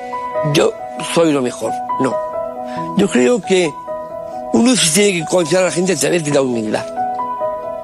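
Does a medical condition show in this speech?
Yes: Down syndrome.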